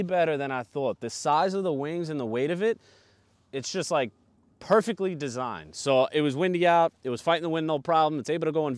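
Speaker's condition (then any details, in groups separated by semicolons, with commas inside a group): No condition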